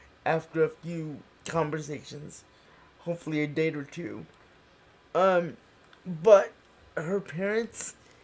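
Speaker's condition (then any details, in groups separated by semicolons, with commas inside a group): Cerebral palsy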